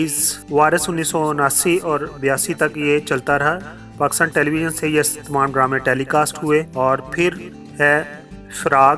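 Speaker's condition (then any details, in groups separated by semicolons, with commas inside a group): No condition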